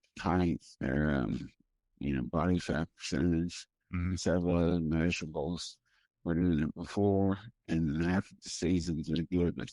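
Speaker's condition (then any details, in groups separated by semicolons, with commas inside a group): Primary progressive multiple sclerosis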